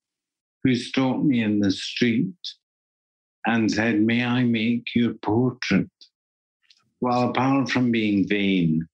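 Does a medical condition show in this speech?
Yes: Parkinson's disease; deep brain stimulation surgery, two brain implants with controller, lifelong essential tremor, diagnosis took about 15 months; symptoms regulated by stimulation, balance iffy, uses a cane, records poetry readings to help; voice going, can no longer sing or do theatre.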